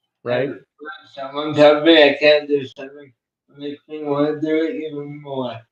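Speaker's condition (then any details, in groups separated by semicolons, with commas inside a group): Cerebral palsy; uses one hand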